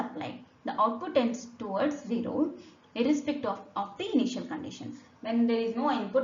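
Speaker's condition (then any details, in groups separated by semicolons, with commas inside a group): No condition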